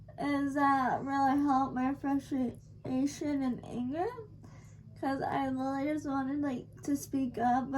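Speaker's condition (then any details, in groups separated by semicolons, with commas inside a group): Cerebral palsy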